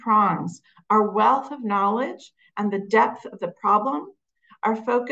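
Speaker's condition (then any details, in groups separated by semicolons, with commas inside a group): No condition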